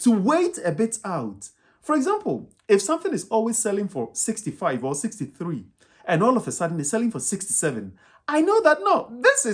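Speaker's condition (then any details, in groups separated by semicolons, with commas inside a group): No condition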